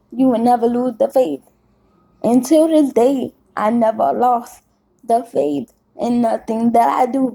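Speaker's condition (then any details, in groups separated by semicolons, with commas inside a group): Cerebral palsy; caused by birth stroke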